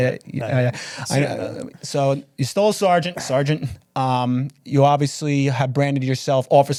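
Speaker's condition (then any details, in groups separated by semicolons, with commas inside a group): No condition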